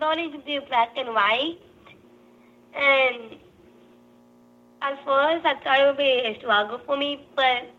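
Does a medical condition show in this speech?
Yes: Down syndrome; from birth, occupational therapy from 2 months, UCLA early intervention from 7 months, physical, horseback, swim therapy; childhood speech therapy two to three or more weekly, deep-breath practice blowing candles, cotton balls.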